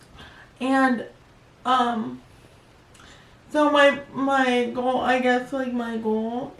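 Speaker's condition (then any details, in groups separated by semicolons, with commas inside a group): Cerebral palsy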